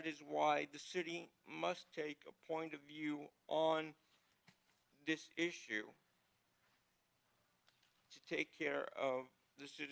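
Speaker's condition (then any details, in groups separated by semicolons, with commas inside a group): Cerebral palsy; needs ramps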